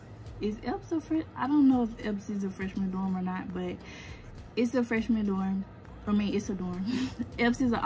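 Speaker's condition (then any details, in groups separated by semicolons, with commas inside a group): No condition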